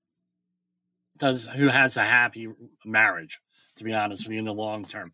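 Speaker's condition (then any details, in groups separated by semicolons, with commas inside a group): Bilateral cleft lip and palate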